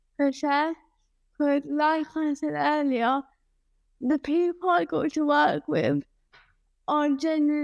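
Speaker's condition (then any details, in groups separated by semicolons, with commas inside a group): Cerebral palsy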